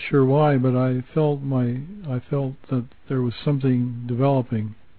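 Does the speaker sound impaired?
Yes: Parkinson's; onset 2003 as minor arm tremor, age 69, progressed to barely moving before medication; low dose Mirapex, yoga, Bowen therapy, John Coleman's alternative approach, limited food intake.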